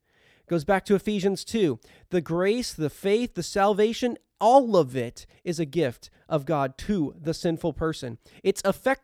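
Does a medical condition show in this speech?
No.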